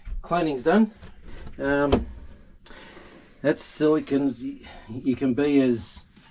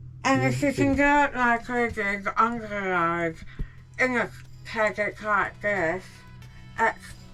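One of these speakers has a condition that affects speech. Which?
The second: jaw cancer surgery; jaw cancer, 16-hour surgery, tracheostomy, peg feeding, 35 radiation treatments; no speech with tracheostomy, speaks since removal.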